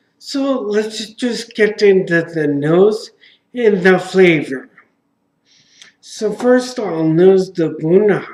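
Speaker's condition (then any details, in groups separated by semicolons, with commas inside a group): Traumatic brain injury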